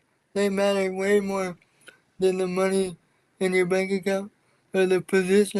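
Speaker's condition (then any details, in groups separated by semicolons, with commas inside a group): Cerebral palsy; from birth, wheelchair user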